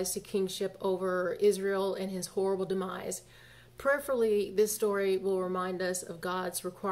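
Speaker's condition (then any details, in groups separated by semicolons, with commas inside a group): No condition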